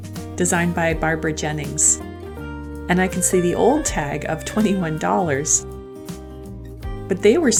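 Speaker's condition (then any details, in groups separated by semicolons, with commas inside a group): No condition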